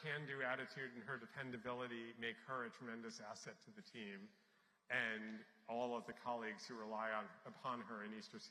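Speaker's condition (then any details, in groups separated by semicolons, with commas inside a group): No condition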